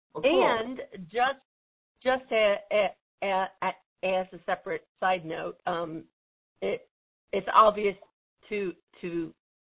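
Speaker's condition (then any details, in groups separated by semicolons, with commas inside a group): Stuttering; stutter for over 37 years; bad cold at recording, not a great speech day; fluency varies day to day, worse when unwell, along with fibromyalgia; repeated sounds, repeated words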